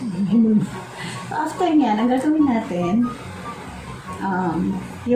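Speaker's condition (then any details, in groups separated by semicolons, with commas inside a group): No condition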